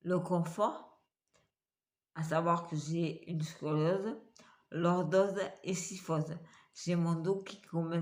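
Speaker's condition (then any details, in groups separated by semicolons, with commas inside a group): Multiple sclerosis; uses wheelchair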